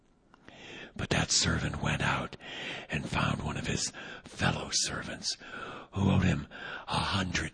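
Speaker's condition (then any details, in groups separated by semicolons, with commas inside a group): Vocal cord paralysis, unilateral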